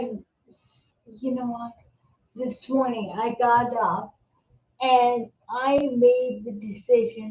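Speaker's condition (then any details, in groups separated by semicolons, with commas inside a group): Multiple sclerosis, secondary progressive; on medication, exhausted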